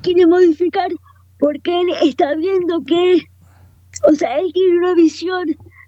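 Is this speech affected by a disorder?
Yes: cerebral palsy, quadriparesis.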